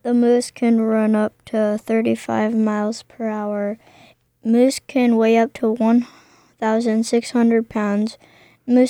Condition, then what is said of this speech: None; typical speech.